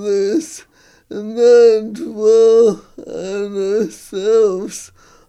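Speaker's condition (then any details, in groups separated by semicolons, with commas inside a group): ALS; treated at Mayo Clinic in Rochester, stem cell research program, progression possibly slowed; progressed in some ways, no recent progression, awaiting drug pending FDA approval; talking more difficult, facial muscles weaker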